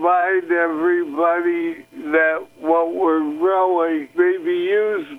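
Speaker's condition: Parkinson's disease; reduced neurotransmitters

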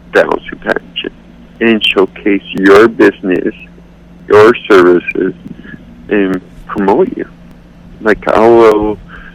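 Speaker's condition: Cerebral palsy; accepts own voice

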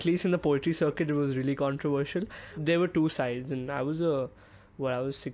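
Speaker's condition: No condition

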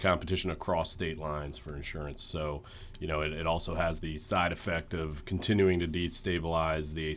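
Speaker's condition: No condition

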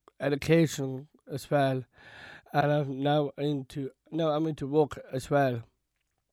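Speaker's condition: Down syndrome; learned to talk

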